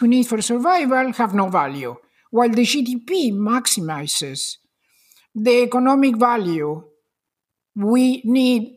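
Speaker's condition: No condition

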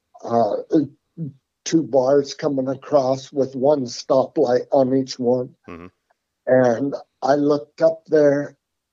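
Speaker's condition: Parkinson's; progressively worse

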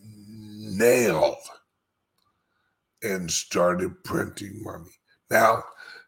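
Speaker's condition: Speech impediment; slight speech impediment

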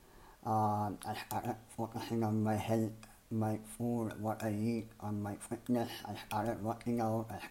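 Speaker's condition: Cleft palate and lip; hole in upper jaw

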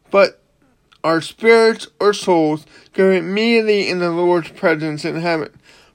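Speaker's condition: Cerebral palsy; cerebral palsy since birth

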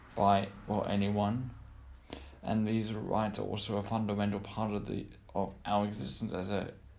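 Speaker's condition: Cerebral palsy; dyspraxia

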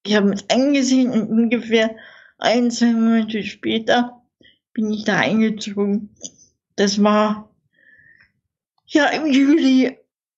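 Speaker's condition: Infantile cerebral palsy, spastic; childhood speech therapy at Dresden University Clinic

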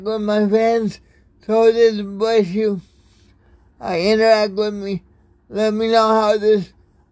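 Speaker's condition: Cerebral palsy; electric wheelchair since age 6

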